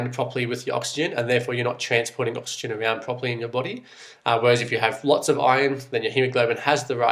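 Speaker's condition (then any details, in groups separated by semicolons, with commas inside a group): No condition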